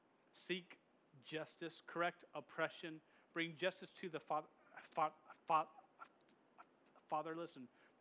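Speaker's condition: Stuttering; stutter noticed by listeners after speaking in big church; repeated sounds, prolonged sounds

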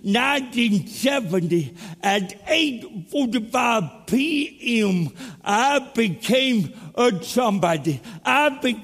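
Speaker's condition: Cerebral palsy; born dead first 18 minutes of life

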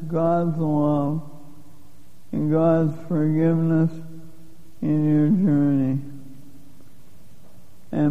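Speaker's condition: Lou Gehrig's disease; given 3 to 5 years to live

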